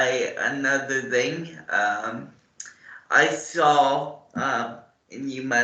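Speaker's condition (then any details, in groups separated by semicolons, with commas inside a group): Cerebral palsy; morning medication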